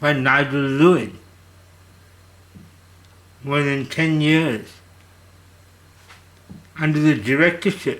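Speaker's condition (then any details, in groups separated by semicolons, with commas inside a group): Slurred speech from poisoning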